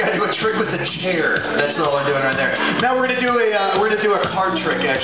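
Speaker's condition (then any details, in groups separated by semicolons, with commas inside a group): No condition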